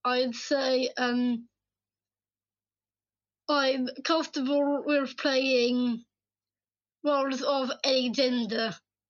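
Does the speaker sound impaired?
Yes: Down syndrome.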